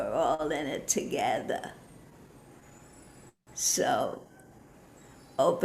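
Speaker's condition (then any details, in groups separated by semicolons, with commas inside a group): Parkinson's disease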